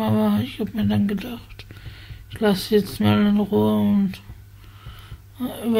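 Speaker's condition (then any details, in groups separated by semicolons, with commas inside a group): Spasticity from birth; multiple sclerosis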